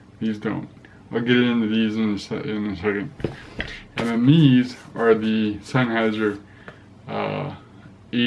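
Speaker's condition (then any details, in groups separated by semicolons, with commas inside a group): Cerebral palsy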